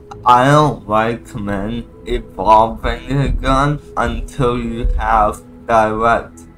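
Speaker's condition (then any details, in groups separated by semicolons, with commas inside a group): Cerebral palsy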